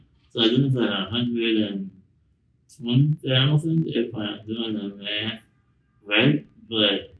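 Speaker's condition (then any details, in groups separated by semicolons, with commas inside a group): Spinal muscular atrophy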